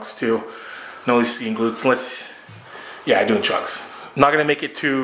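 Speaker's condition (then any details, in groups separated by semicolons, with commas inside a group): No condition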